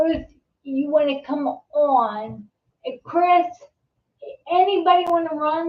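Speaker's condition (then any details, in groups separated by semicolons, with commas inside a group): Multiple sclerosis, secondary progressive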